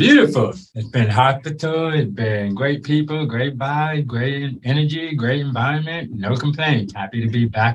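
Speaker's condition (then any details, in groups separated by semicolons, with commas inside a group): Born deaf; congenital deafness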